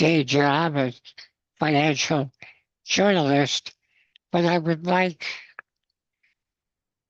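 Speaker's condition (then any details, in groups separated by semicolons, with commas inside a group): Spinal muscular atrophy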